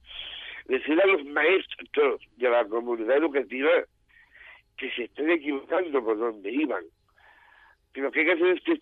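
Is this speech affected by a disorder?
Yes: Down syndrome; genetic, extra chromosome.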